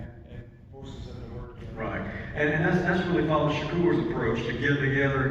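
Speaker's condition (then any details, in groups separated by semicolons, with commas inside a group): No condition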